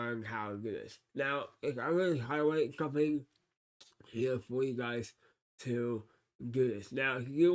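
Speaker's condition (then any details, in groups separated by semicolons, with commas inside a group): Cerebral palsy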